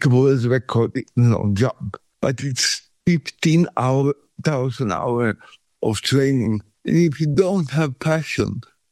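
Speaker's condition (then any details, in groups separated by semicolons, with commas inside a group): Cerebral palsy; from birth, no breathing first 40 minutes, feet opposite of Charlie Chaplin, shaking body, cramps, pain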